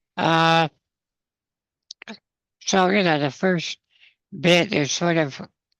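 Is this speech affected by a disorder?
Yes: spinal muscular atrophy.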